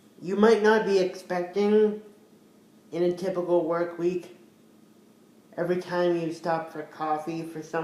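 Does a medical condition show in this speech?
Yes: cerebral palsy.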